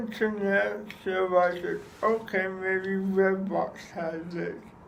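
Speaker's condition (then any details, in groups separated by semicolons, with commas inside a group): Cerebral palsy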